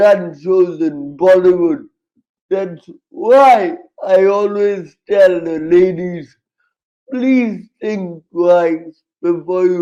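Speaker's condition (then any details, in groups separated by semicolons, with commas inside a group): Cerebral palsy, severe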